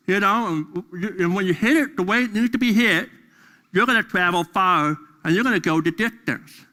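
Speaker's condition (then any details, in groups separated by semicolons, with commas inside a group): Deafness; deaf during school years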